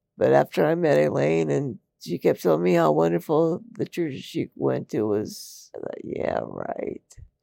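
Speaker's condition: Multiple system atrophy; brain does not signal breathing, must consciously blink, still talking, expects to lose voice

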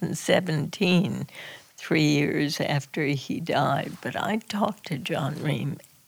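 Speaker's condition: Spasmodic dysphonia; strange, strangled-sounding voice, vocal cords crunch down unnaturally

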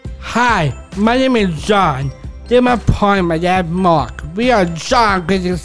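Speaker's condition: Down syndrome; extra 21st chromosome, present from birth, intestinal surgery on day three, two heart holes repaired in infancy; adult

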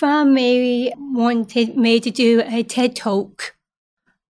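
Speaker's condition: Down syndrome; from birth

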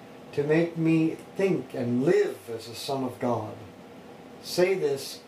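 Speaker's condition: No condition

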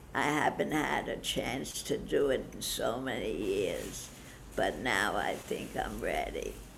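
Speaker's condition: Parkinson's disease; followed own path

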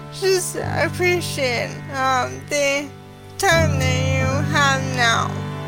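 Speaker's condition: ALS; diagnosed at about age 33, quickly progressed to walking with cane, recumbent three-wheel trike pedaled with feet

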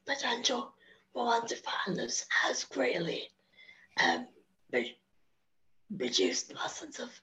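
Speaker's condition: Spastic quadriplegic cerebral palsy

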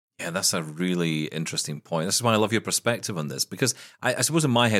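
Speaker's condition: No condition

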